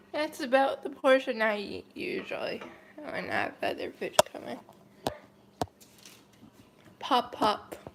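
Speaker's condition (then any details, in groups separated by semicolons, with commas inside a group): Cerebral palsy, mild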